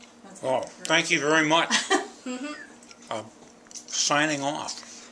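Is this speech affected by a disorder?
No.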